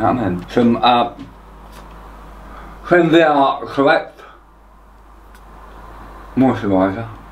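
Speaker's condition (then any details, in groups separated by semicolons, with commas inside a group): Tongue cancer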